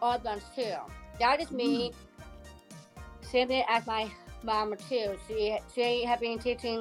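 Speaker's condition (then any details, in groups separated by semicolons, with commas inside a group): Down syndrome; present from birth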